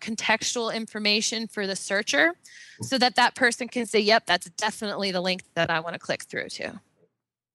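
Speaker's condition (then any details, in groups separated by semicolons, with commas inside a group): No condition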